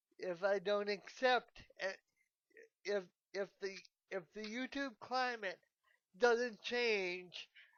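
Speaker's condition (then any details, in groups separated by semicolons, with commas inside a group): Cerebral palsy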